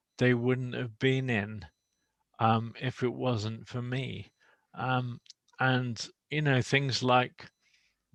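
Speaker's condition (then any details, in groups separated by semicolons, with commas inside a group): Motor neuron disease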